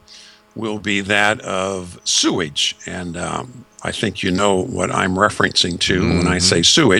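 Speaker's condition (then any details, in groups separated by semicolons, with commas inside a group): No condition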